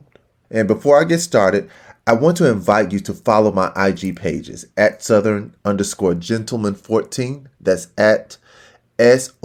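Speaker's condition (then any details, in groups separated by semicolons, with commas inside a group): No condition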